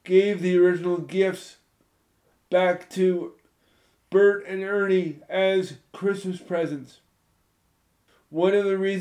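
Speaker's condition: Spastic cerebral palsy, moderate; born two months premature

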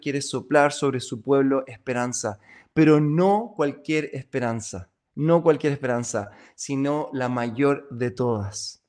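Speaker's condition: No condition

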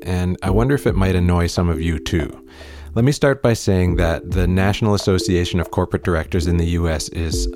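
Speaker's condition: No condition

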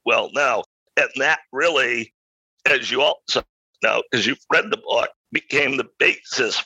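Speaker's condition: Spasmodic dysphonia; voice sounds unique

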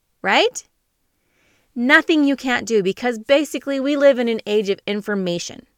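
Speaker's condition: No condition

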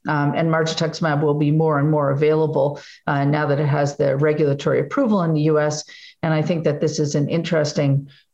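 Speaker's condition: No condition

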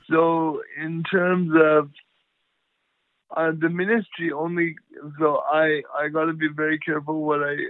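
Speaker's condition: Cerebral palsy; power wheelchair

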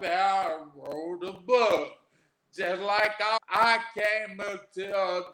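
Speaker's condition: Aphasia after stroke; listeners must work to understand

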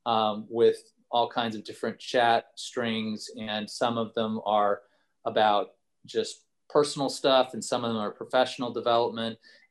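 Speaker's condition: No condition

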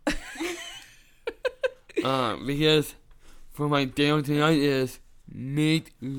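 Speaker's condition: Down syndrome; on DS diet with Dr. Jenny Kimes over a year, brain supplements, fish oil

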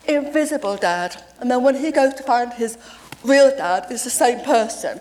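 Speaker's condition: Deafness; deaf since age seven

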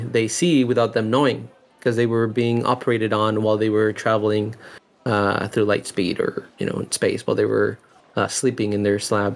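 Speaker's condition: No condition

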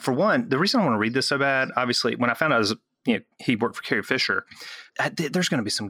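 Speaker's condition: No condition

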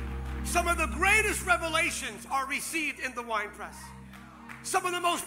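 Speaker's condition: No condition

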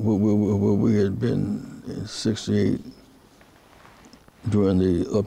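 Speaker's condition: Parkinson's disease; speech therapy

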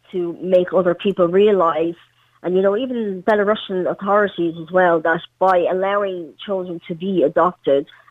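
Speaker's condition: Cleft palate; congenital

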